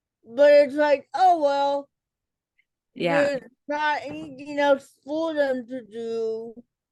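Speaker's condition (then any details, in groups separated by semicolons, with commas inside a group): Cerebral palsy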